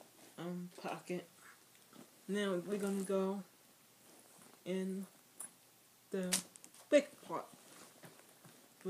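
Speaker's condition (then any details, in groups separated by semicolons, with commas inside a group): Speech impairment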